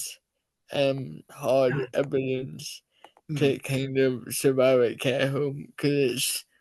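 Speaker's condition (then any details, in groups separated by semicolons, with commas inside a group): Cerebral palsy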